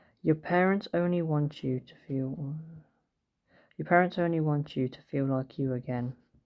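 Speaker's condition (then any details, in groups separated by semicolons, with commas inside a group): No condition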